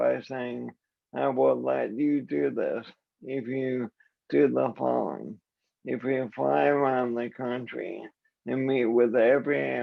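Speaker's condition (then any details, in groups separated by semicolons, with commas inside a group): ALS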